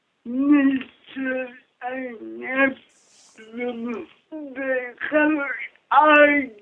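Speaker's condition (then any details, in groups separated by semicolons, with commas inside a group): Cerebral palsy; from birth; speech hard for others to understand, friend Judy interprets and repeats her answers for listeners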